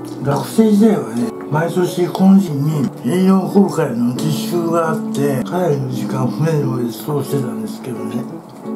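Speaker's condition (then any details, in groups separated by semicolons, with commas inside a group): Tongue cancer, partial glossectomy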